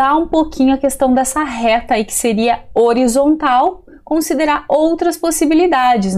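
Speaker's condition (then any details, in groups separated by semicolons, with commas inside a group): No condition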